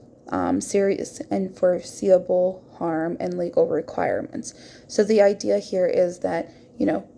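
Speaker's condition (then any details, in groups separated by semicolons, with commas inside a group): No condition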